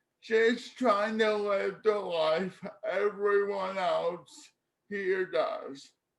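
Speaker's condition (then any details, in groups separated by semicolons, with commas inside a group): Cerebral palsy; childhood leg tendon transfer surgery; speech therapy in childhood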